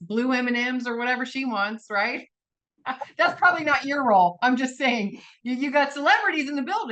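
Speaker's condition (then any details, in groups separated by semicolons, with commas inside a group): No condition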